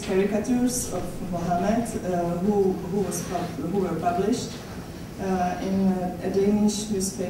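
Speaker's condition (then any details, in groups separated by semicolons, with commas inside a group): No condition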